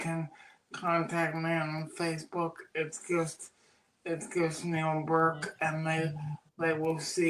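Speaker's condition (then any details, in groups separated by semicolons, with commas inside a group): Cerebral palsy; oxygen loss at birth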